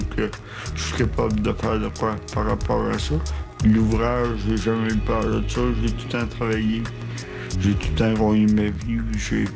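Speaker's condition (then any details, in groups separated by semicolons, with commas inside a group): Cerebral palsy; present from birth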